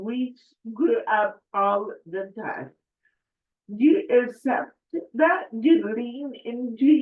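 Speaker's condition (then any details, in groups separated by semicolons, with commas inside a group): Cerebral palsy; affects speech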